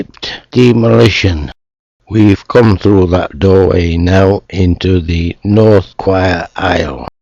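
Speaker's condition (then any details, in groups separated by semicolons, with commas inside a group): Motor neuron disease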